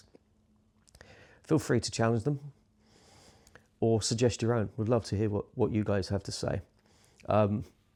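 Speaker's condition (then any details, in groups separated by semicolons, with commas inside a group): No condition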